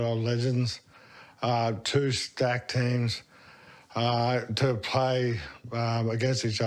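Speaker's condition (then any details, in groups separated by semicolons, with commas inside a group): Motor neurone disease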